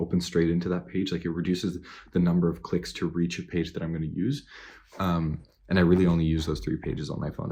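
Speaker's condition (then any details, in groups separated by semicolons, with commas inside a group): No condition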